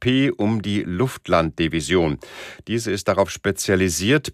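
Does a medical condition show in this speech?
No.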